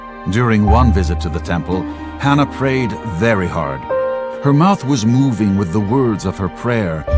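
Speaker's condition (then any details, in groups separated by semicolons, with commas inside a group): No condition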